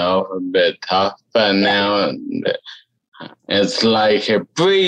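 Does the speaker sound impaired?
Yes: cerebellar ataxia; something in brain not connected to cerebellum, walked until age 11, then unable to walk, wheelchair user since; speech affected, sometimes tricky, described own speech as very short, some people avoid talking to him.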